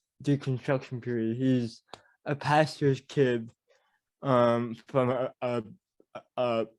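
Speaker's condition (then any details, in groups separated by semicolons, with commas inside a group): Cerebral palsy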